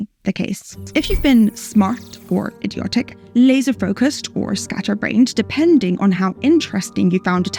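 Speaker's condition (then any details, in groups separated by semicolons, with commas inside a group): No condition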